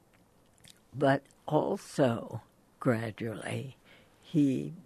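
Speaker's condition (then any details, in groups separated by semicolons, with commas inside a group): Spasmodic dysphonia; voice changed from original voice, speaking physically difficult, requires hard work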